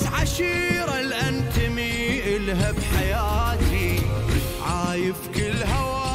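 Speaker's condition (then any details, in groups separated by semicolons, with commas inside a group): No condition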